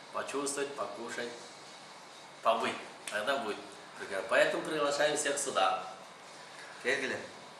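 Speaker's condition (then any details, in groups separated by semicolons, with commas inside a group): No condition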